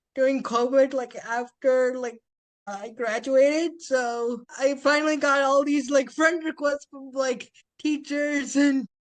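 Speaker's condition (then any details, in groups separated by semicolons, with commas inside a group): Spastic quadriplegic cerebral palsy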